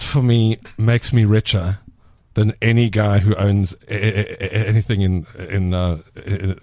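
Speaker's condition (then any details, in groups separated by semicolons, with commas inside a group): Stutter; stutter since childhood, severe in youth, fear of speaking, shyness, later gained confidence; stutter still present, noticeably slowing interview, more relaxed as interview goes on; worse under stress, less when relaxed, chose menu items by what could be said; prolonged sounds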